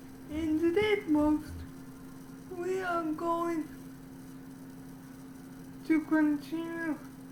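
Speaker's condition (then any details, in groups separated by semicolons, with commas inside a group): Cerebral palsy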